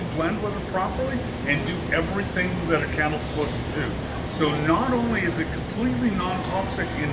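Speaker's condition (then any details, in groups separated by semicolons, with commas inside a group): No condition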